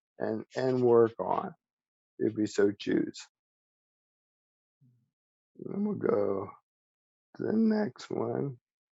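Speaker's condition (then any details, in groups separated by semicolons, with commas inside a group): ALS; speech still preserved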